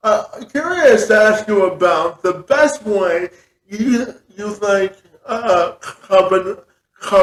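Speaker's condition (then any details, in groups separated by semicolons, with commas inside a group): Cerebral palsy; present from birth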